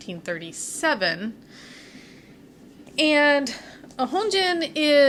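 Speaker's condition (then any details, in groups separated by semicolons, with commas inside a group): No condition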